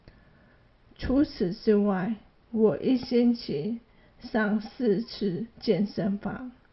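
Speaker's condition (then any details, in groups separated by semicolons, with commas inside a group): ALS; slower speech, quieter voice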